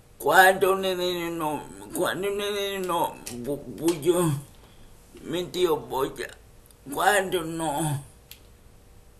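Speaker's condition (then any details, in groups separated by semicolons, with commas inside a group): Cerebral palsy; uses wheelchair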